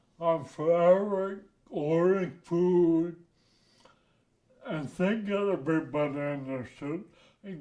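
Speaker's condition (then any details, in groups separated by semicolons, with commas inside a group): Spinocerebellar ataxia type 6, SCA6; speech affected, speech symptoms began early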